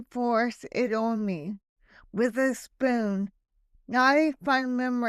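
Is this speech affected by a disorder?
Yes: hemiplegic cerebral palsy.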